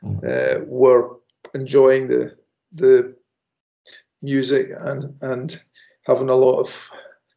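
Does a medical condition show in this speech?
Yes: stammer; restrictive through life until Maguire speech recovery program about 21 years ago; since Maguire program able to give public, after-dinner, wedding and funeral speeches; says currently pretty sloppy, not best example of Maguire program; here repeated words, blocks.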